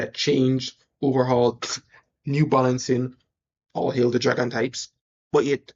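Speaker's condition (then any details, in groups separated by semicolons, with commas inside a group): No condition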